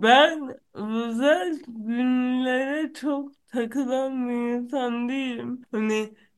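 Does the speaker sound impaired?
Yes: cerebral palsy; affects gross and fine motor muscle systems.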